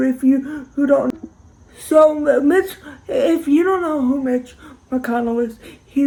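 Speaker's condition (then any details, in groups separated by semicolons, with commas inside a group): Cerebral palsy, severe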